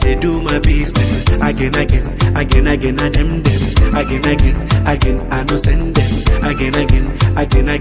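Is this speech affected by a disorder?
No.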